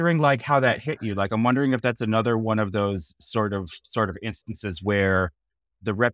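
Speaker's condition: No condition

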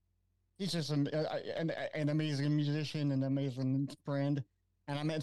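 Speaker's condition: Cerebral palsy; from birth, special education throughout school, learned slower; age 43

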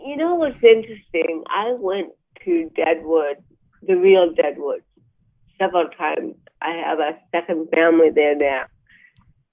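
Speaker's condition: Cerebral palsy; about 63 years old

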